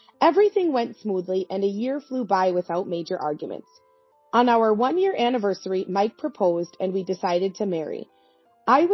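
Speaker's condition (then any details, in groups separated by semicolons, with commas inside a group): No condition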